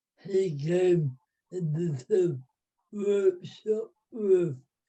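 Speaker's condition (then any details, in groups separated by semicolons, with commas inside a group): Cerebral palsy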